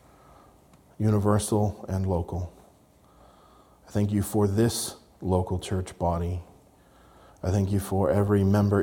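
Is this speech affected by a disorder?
No.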